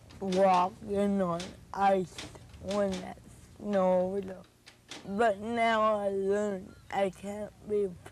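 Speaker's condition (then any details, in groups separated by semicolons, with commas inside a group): Cerebral palsy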